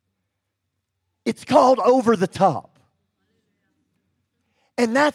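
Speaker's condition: Cleft lip and palate; congenital

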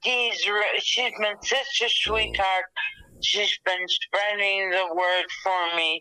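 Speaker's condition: Dysarthria after stroke, thalamic hemorrhage; dysarthria from stroke, speech affected, no aphasia, cognition intact

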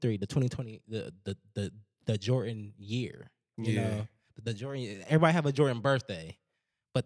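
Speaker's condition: Stuttering; stutters while talking on recorded show, comfortable speaking before large audiences; repeated sounds, repeated words

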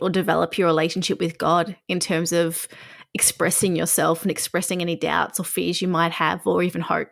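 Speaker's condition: No condition

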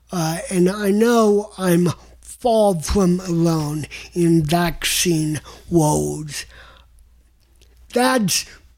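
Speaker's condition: Cerebral palsy; impediment called an accent

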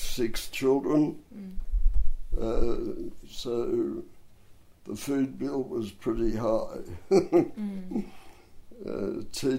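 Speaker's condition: Dystonia and cerebral palsy; hard-to-diagnose

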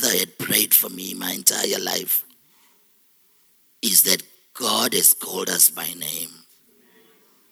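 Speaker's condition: Total laryngectomy; total laryngectomy for very rare deep laryngeal cancer, first in South Africa, breathes through neck; relearned speech, formerly artificial robotic voice like Stephen Hawking, speaking about 18 months, self-described sexy voice

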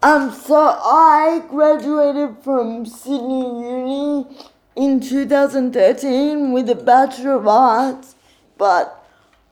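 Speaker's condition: Cerebral palsy; neuromuscular, full-time wheelchair user, no walking, 7-year-old powered chair, types slowly with two pointer fingers; old wheelchair creaking and whirring audible in background

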